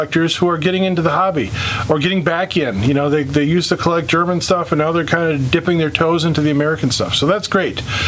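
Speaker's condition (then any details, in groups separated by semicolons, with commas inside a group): No condition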